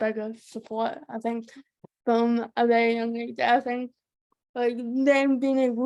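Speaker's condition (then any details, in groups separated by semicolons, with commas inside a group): Cerebral palsy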